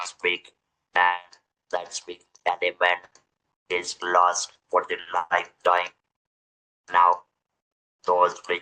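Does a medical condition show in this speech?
Yes: throat cancer, electrolarynx user.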